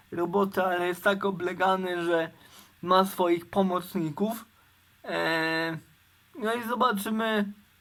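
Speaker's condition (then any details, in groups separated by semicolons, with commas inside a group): Cerebral palsy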